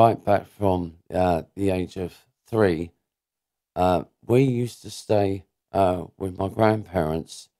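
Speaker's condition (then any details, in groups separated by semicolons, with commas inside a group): Cerebral palsy; diagnosed as baby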